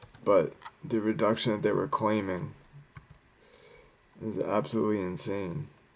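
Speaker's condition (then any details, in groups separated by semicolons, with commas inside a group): Cerebral palsy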